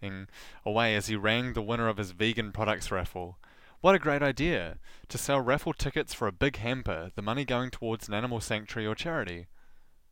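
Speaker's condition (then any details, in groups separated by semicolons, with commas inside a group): No condition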